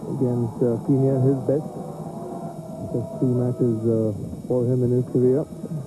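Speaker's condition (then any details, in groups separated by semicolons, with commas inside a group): No condition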